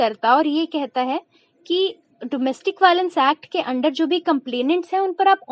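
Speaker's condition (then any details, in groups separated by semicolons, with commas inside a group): No condition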